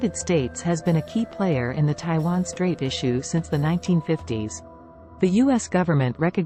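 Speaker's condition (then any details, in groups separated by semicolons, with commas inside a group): No condition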